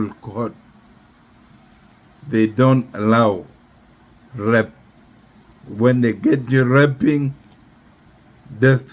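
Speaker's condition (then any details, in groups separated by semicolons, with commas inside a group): Neurological disease after torture; affects speech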